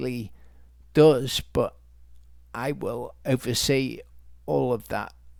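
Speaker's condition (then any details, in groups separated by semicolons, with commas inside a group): Multiple sclerosis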